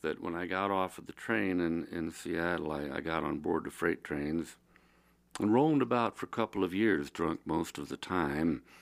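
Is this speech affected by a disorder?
No.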